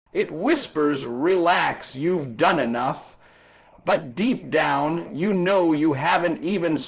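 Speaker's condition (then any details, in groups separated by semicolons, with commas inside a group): No condition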